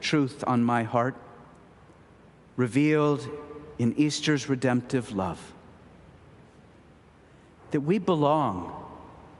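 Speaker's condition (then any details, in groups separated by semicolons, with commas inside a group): No condition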